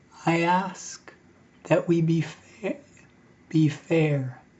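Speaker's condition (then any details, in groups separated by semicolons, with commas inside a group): ALS; struggles to breathe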